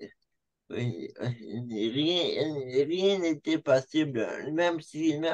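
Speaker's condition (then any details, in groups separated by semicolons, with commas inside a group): Cerebral palsy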